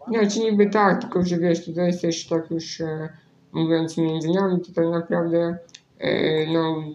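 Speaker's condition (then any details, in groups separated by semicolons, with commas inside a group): Spinal muscular atrophy; arm and leg muscle wasting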